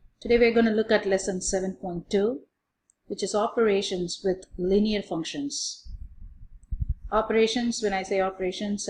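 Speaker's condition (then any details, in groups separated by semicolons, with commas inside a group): No condition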